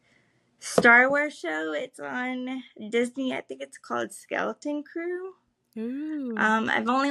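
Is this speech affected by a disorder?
Yes: cerebral palsy, spastic; able to speak.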